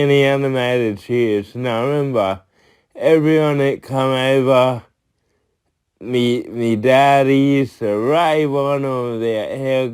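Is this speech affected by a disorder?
Yes: cerebral palsy; from birth, tight muscles.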